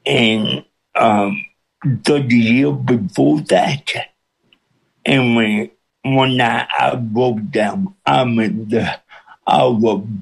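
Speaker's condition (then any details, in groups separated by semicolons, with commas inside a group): Cerebral palsy with speech impediment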